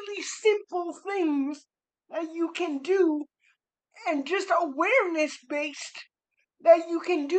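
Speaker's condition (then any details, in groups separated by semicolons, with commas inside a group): Cerebral palsy; spastic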